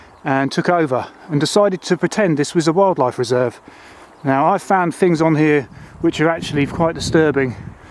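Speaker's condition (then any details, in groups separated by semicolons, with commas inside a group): No condition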